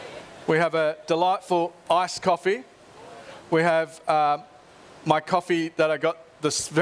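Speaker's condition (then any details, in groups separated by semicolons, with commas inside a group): No condition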